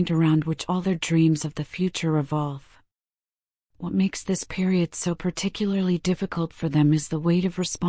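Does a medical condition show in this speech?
No.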